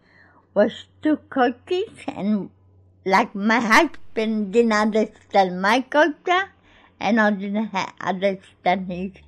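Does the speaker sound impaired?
Yes: cerebral palsy; cerebral palsy from childhood, born in Greece, cannot move without some support; had speech problems in childhood, began talking after attending Gruella school.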